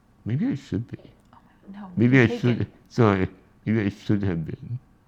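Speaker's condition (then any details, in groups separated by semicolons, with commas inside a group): Spinal muscular atrophy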